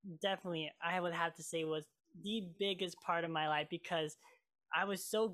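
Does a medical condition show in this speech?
Yes: cleft lip and palate; major closure surgery.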